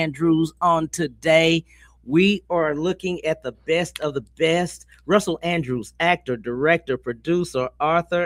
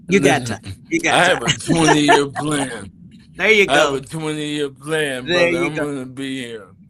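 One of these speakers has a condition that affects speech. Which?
The second: ALS; bulbar onset, speech and throat muscles; early course, affecting speech; throat muscles affected, speech slowed.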